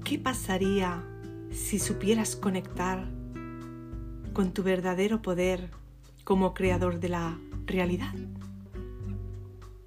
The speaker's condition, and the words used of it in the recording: No condition.